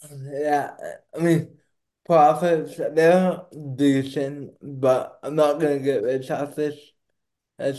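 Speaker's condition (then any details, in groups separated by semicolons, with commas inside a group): Cerebral palsy; diagnosed at two months old, caused by cardiac arrest, heart stopped twice, physical therapy when younger; not slurred, per host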